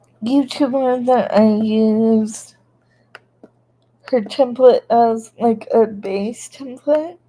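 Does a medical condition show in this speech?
Yes: cerebral palsy.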